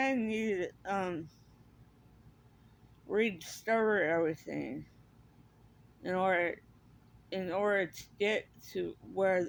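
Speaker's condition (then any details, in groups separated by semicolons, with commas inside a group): Cerebral palsy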